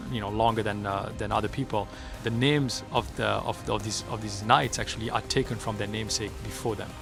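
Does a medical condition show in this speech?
No.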